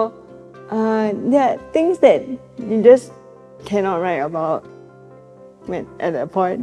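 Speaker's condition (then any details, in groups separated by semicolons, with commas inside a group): Cerebral palsy; swallowing very hard in past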